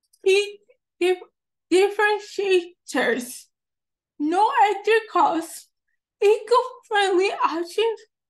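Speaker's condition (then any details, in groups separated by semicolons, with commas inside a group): Cerebral palsy; affects hand, hand tremor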